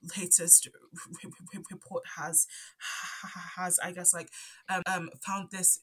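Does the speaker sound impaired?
Yes: stutter; onset around age 5 after move from Zambia to UK, none before per parents, cause unknown; adult, ongoing stutter; stutters here and there, stutter affects talking, often stays quiet to avoid stuttering; here repeated sounds, repeated words, prolonged sounds.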